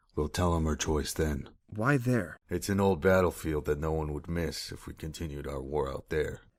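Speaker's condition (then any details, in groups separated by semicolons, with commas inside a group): No condition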